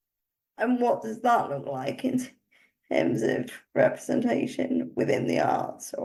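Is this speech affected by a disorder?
Yes: cerebral palsy; uses wheelchair.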